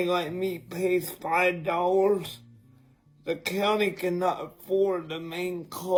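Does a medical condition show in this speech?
Yes: cerebral palsy.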